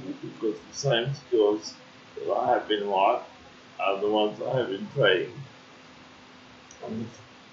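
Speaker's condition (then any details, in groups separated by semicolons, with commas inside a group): Cerebral palsy; uses wheelchair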